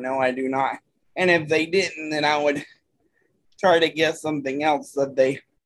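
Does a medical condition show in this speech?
Yes: cerebral palsy; age 33, uses adaptive voice dictation apps on phone and computer for typing.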